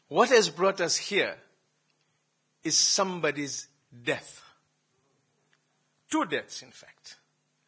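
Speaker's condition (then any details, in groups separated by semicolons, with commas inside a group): No condition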